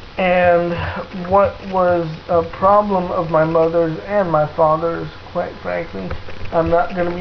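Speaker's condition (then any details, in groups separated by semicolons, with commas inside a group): Cerebral palsy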